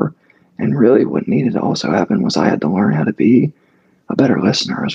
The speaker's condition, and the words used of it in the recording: Spasmodic dysphonia. And every time I try to do it, that do something that would be helpful, I get literally blocked.